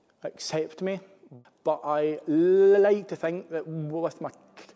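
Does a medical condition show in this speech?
Yes: stammer; stammer since at least young infantry recruit age, noticed by recruiting sergeant; stammer noticeable to listeners; here prolonged sounds, blocks.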